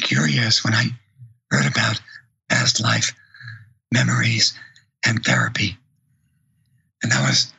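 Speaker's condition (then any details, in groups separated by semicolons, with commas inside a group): Vocal cord paralysis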